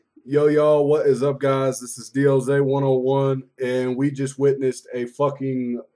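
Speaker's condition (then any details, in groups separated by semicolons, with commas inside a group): No condition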